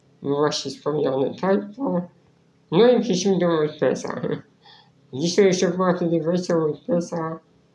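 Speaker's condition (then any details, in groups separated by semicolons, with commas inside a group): Spinal muscular atrophy; right-click via two keys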